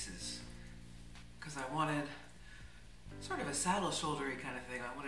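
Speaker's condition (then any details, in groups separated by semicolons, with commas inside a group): No condition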